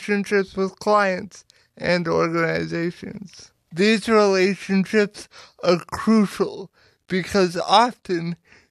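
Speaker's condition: Cerebral palsy; power wheelchair user

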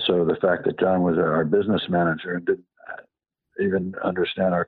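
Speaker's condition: Parkinson's disease; past radiation for cancer caused some damage

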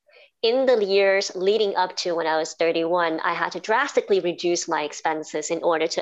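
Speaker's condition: Cleft palate and cleft lip; now clear

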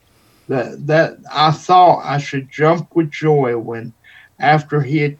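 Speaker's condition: Cerebral palsy; wheelchair user

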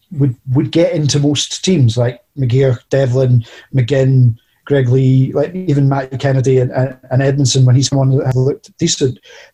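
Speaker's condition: No condition

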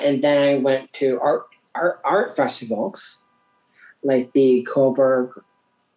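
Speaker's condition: Down syndrome; from birth

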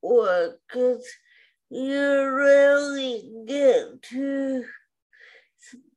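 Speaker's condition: Spastic quadriplegic cerebral palsy; listeners may need to listen closely

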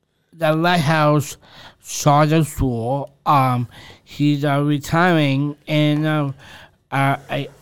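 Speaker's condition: Down syndrome

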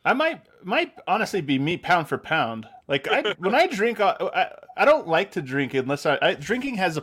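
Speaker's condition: No condition

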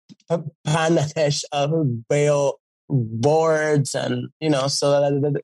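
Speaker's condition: Stutter; fluent when singing; stutter goes away when singing; blocks

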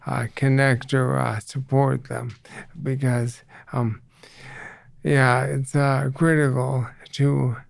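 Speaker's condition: ALS; reduced ability to get around

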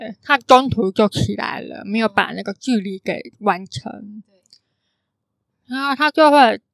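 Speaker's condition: Congenital hearing impairment; can sound sing-song

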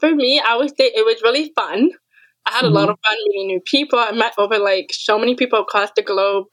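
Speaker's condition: Deafness; acquired deafness, onset age four

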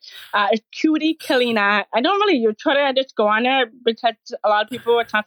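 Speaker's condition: Severe hearing loss; worsening with age, audiologist recommended cochlear implant

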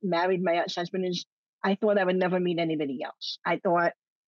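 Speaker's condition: Cleft lip and palate; adult

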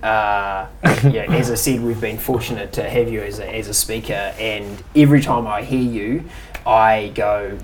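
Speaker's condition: No condition

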